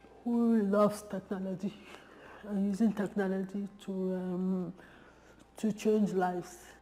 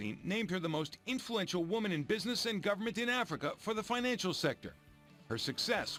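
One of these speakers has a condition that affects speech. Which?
The first: cerebral palsy; brain damage from neonatal jaundice; physiotherapy twice weekly.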